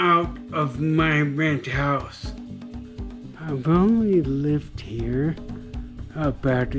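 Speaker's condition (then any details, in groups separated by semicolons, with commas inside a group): Traumatic brain injury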